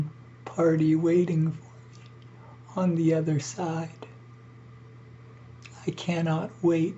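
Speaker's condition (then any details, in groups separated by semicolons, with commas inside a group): ALS; struggles to breathe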